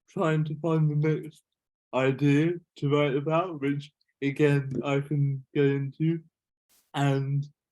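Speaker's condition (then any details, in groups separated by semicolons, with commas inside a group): Cerebral palsy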